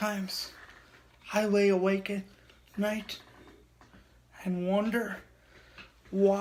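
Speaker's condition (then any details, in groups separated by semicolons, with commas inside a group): Cerebral palsy; heavily altered breathing patterns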